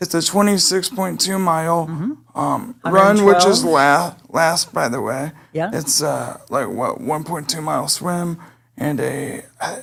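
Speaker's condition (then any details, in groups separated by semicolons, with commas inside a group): Cerebral palsy; present from birth; able to speak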